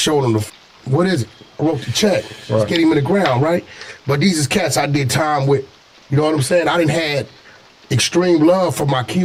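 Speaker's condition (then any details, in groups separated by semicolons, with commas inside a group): No condition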